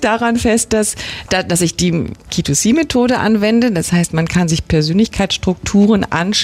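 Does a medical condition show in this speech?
No.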